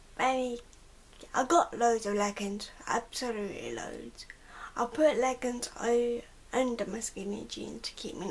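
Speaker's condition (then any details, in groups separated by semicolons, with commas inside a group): Cerebral palsy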